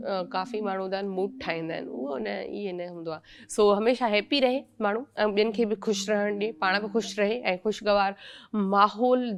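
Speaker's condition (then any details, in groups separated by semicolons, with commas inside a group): No condition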